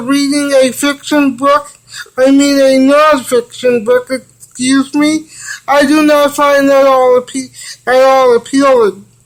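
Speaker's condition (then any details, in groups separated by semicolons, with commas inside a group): Cerebral palsy; from birth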